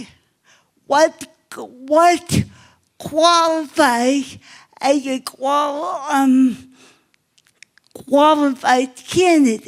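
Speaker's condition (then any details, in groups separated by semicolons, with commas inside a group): Cerebral palsy; obvious speech impairment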